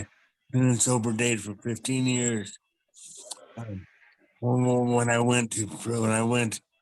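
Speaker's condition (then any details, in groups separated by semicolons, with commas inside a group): Traumatic brain injury; car crash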